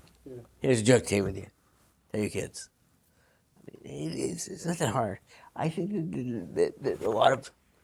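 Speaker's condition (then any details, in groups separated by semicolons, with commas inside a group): Parkinson's disease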